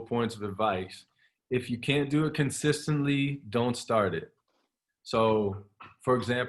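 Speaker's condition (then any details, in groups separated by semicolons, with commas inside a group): No condition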